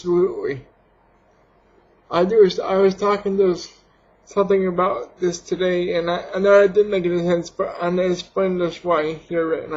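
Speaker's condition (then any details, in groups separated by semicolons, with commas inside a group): Cerebral palsy; has had surgery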